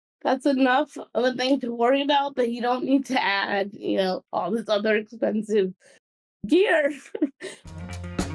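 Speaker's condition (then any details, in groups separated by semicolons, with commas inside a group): Cerebral palsy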